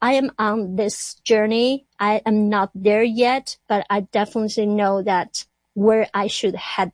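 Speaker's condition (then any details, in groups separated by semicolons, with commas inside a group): Stuttering; person who stutters; out of stuttering closet, still on journey toward openness; sometimes cannot talk; repeated sounds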